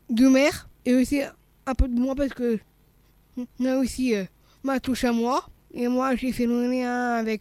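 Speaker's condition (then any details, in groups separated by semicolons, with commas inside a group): Down syndrome; congenital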